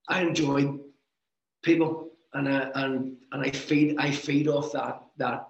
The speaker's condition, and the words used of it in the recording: Stuttering. I said, look, I know this is going to happen during this speech, but just bear with me.